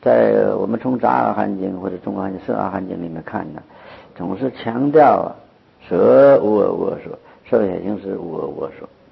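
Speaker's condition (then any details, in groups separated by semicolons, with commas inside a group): No condition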